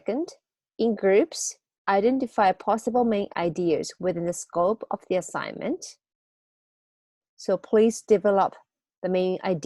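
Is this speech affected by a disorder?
No.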